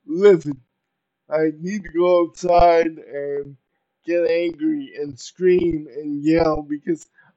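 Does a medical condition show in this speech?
Yes: cerebral palsy; uses power wheelchair.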